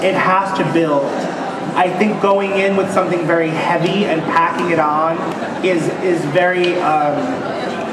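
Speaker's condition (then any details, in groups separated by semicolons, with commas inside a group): No condition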